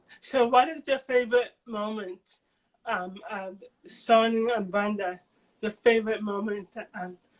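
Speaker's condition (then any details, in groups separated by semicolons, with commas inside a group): Cerebral palsy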